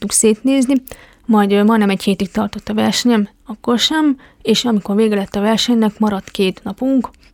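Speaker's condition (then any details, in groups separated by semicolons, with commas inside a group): Deafness; congenital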